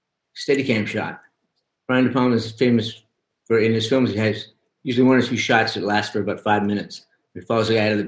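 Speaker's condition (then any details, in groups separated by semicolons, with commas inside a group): Young onset Parkinson's; now fairly clear and robust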